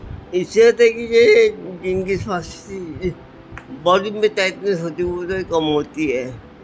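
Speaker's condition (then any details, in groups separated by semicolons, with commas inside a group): Cerebral palsy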